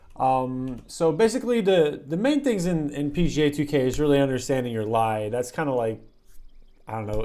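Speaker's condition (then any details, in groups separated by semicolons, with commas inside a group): No condition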